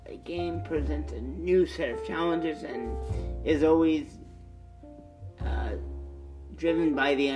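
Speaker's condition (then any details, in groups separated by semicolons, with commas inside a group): Cerebral palsy; 32 years with condition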